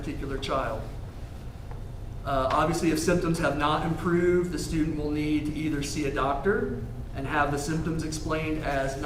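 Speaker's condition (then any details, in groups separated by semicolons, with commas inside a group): No condition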